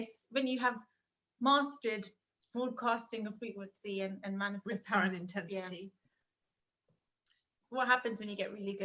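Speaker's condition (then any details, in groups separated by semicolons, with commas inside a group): No condition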